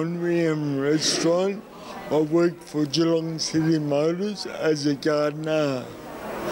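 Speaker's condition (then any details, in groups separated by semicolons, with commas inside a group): Cerebral palsy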